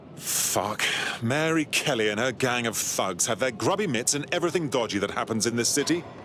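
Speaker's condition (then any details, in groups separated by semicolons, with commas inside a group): No condition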